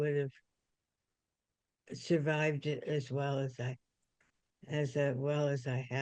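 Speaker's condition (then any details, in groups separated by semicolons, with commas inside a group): Parkinson's disease; young onset, deep brain stimulation surgery; benefits from deep brain stimulation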